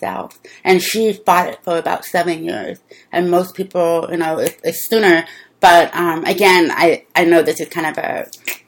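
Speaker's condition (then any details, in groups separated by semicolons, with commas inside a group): Deafness; deaf since childhood; speaks well, learned speech through childhood lessons with visual computer speech feedback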